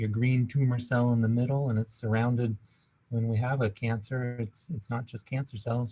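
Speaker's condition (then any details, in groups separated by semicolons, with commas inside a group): No condition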